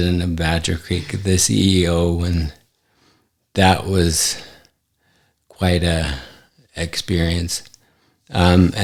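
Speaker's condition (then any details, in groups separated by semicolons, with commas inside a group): ALS; affects hand function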